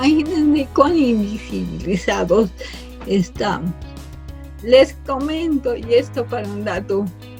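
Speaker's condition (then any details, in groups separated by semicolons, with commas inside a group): Cerebral palsy from birth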